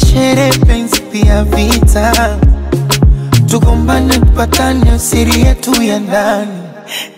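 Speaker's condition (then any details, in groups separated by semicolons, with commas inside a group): No condition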